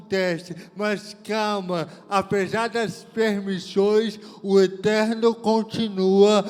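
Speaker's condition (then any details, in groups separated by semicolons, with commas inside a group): Cerebral palsy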